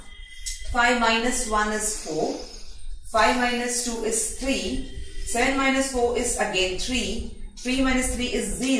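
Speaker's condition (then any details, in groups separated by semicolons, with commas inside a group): No condition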